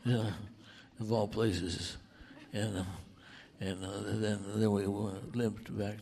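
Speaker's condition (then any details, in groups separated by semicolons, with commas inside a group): Parkinson's; over 14 years since onset; wife Liz is chauffeur and lifeline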